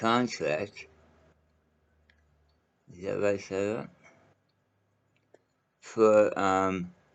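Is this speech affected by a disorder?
Yes: mouth cancer.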